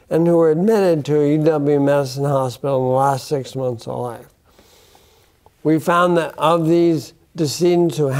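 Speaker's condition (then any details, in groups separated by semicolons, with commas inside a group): Bulbar onset ALS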